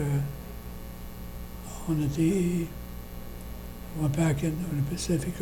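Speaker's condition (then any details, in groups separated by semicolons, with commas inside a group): Parkinson's disease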